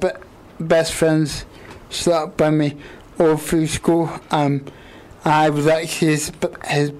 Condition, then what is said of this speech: Cerebral palsy. You have to make real effort to shape your words and your speech so that people can understand you better.